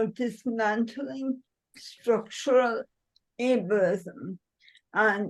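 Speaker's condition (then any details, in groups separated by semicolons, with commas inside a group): Cerebral palsy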